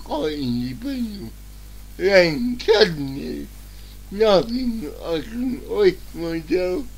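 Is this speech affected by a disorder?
Yes: cerebral palsy.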